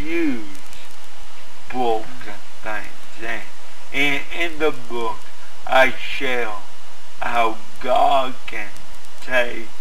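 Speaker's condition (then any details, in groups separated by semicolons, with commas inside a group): Cerebral palsy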